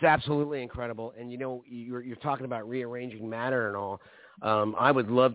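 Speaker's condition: No condition

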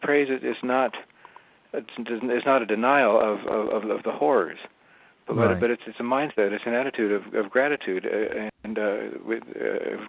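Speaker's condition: Parkinson's disease; some years before recording

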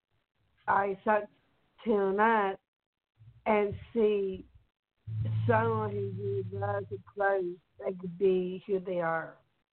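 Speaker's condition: Down syndrome; congenital, present since birth

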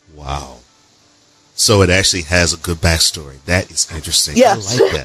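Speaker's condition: No condition

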